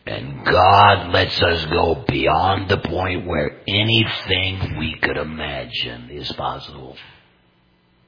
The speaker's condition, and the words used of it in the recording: Laryngectomy. And they tell me, I should tell people, it does not hurt me to speak.